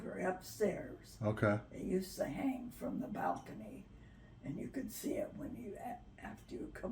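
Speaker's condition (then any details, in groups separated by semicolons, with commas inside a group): Parkinson's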